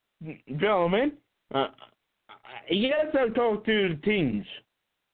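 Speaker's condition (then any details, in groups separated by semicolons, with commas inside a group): Cerebral palsy; cannot be hidden when acting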